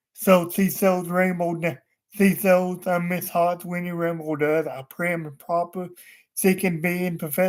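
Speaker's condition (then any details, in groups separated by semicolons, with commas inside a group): Cerebral palsy; wheelchair user, unable to walk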